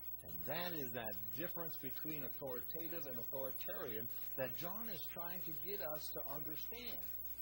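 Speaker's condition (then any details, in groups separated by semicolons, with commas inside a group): No condition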